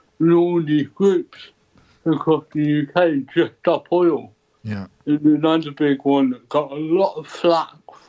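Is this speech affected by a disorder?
Yes: cerebral palsy; ataxic type.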